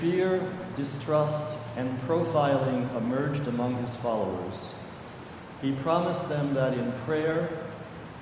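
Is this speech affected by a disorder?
No.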